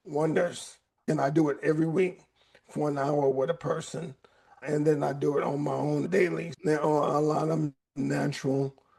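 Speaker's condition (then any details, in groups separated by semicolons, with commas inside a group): ALS; 11 years since diagnosis, weekly physical therapy; voice raspy at times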